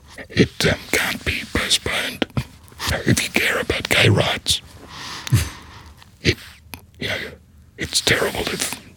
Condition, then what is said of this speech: Laryngectomy. They said, you know, they'd almost never seen anyone speak so freely after the loss of voice.